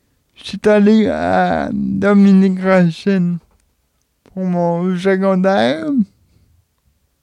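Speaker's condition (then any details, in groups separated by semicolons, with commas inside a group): Cerebral palsy; since birth, unable to walk, personal helper comes, respite house since age 8 or 9; age 31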